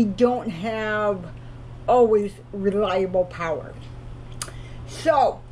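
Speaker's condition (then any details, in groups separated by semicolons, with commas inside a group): Cerebral palsy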